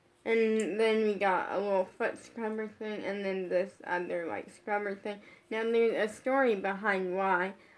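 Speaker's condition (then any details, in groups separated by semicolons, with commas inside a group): Brain injury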